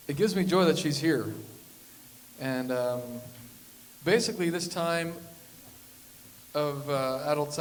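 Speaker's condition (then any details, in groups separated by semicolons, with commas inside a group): No condition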